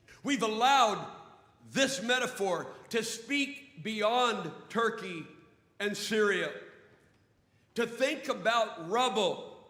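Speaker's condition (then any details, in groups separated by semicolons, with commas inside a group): No condition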